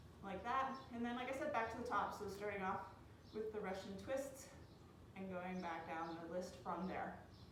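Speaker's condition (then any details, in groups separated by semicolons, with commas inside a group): No condition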